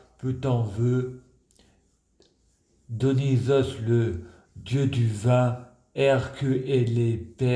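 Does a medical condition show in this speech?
Yes: multiple sclerosis.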